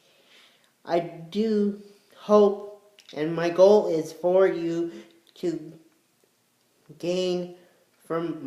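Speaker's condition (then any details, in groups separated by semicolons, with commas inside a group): Cerebral palsy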